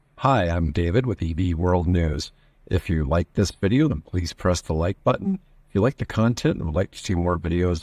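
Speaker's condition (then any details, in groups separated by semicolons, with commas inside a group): No condition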